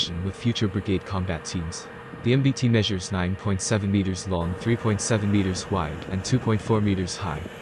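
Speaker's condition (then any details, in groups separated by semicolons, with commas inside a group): No condition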